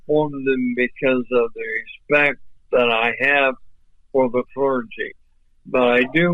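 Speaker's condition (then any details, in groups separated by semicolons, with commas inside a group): ALS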